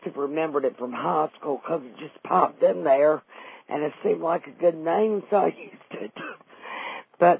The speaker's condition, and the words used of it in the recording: Vocal cord paralysis. But after my stroke, one of my vocal cords was paralyzed, so I couldn't do that anymore.